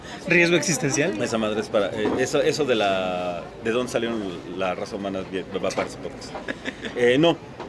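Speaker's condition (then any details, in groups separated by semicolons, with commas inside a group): No condition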